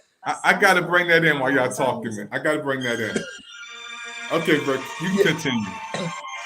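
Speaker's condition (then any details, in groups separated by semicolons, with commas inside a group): No condition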